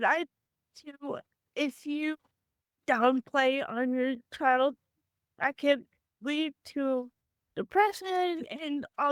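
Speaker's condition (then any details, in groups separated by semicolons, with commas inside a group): Cerebral palsy; from birth; physical therapy; had speech therapy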